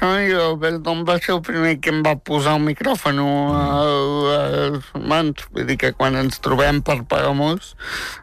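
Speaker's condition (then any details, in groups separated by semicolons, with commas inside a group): Spastic tetraplegic cerebral palsy; no further improvement expected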